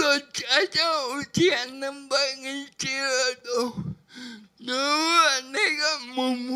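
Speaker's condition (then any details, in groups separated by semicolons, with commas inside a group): Brain lesion disability grade 1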